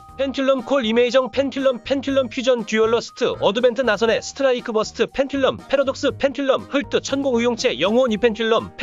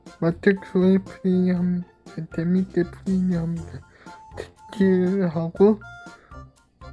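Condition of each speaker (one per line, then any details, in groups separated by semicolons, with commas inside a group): No condition
Cerebral palsy; brain lesion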